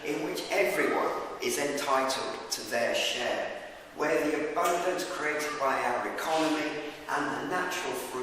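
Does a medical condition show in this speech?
No.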